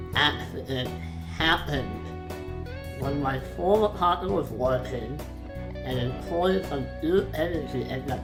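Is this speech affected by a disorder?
Yes: facial palsy; congenital, Goldenhar syndrome, right face, cleft palate; many surgeries; lifelong speech impediment, cannot speak properly.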